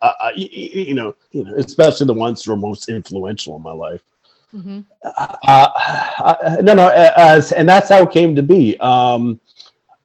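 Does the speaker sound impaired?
Yes: stuttering; many speech therapists over years, tried voice synthesizer for phone interviews, found impersonal; stutters on some words, fluency crumbles on phone once dial tone heard, fluent when no one on line; here repeated sounds, prolonged sounds.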